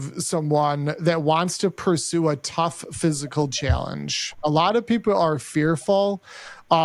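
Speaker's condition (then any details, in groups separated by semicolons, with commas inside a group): No condition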